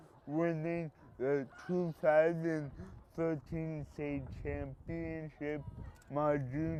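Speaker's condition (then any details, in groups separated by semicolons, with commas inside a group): Cerebral palsy; speech impediment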